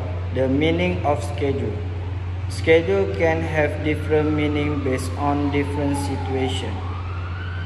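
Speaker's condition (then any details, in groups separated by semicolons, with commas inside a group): No condition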